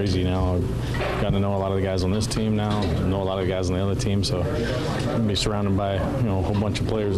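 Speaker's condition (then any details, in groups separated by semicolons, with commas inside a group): No condition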